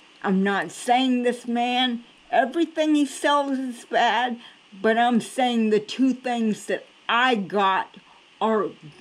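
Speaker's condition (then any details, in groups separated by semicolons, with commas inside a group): Cerebral palsy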